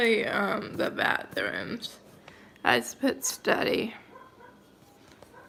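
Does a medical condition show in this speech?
Yes: cerebral palsy, mild.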